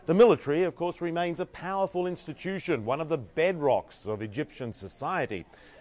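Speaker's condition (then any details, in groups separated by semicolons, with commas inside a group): No condition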